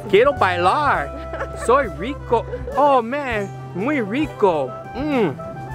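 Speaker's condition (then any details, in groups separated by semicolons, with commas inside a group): No condition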